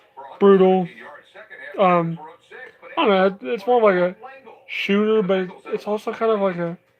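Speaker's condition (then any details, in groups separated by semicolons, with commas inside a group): Cerebral palsy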